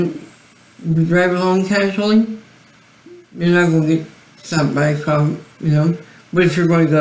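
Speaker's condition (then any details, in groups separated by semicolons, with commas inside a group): Cerebral palsy; voice sound affected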